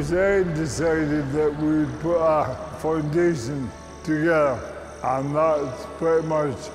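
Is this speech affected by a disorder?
Yes: motor neurone disease.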